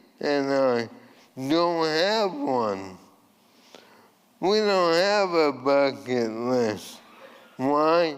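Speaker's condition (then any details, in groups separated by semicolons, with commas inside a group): ALS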